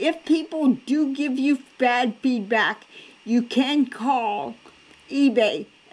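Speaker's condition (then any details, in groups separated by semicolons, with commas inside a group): Cerebral palsy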